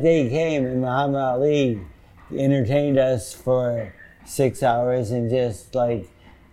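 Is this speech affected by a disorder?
Yes: Parkinson's disease; sometimes.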